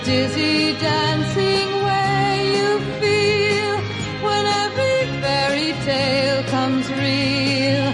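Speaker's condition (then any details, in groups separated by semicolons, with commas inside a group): No condition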